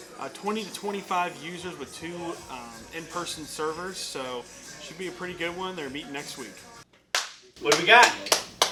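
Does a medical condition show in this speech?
No.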